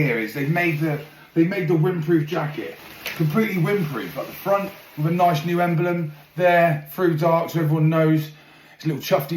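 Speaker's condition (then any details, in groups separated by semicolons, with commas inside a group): No condition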